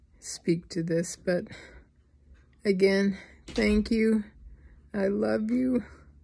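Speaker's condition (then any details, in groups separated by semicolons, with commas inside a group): ALS; hospice, body deteriorating; breathing deteriorating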